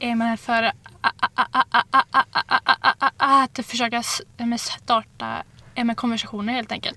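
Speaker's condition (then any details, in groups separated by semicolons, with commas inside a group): Stuttering; long-standing stuttering; uncontrollable stuttering, sometimes worse with nervousness, unpredictable, amount varies by day; prolonged sounds, blocks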